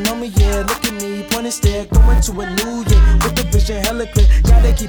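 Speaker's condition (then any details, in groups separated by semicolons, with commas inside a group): No condition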